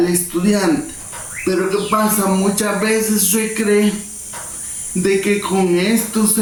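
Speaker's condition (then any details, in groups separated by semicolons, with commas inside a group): Cerebral palsy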